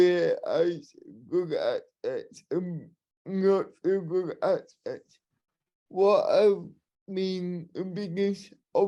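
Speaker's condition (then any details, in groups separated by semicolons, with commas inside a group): Cerebral palsy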